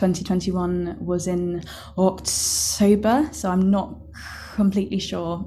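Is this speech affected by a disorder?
Yes: stammer; onset with silent blocking, about 6 months saying nothing, McGuire program about 10 years ago; uses McGuire breathing technique, belt worn outside clothes as reminder to breathe deeply before speaking; stammer variable and changeable, began as silent blocks, relies on breathing technique; here blocks.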